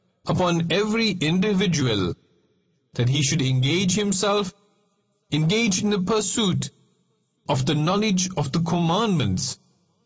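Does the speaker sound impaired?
No.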